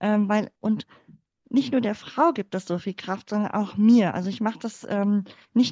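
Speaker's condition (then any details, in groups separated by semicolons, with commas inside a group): Cleft palate; congenital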